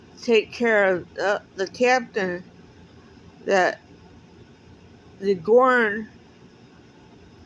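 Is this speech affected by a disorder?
Yes: cerebral palsy; speaks differently.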